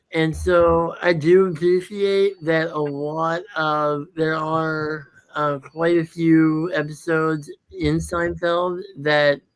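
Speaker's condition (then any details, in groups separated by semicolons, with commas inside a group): Muscular dystrophy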